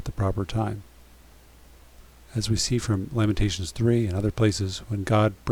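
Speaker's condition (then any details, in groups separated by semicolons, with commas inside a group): No condition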